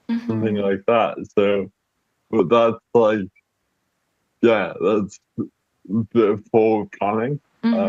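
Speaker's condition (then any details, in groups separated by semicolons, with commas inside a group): Cerebral palsy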